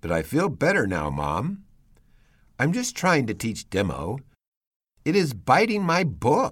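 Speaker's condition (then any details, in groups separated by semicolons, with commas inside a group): No condition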